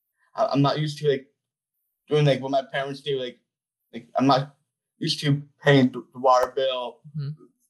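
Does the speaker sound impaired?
Yes: Down syndrome; gave TEDx talk.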